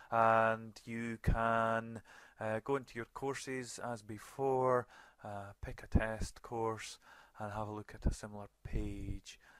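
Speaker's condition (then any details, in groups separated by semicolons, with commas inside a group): No condition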